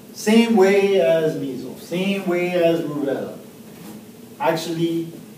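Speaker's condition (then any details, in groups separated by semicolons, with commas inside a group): No condition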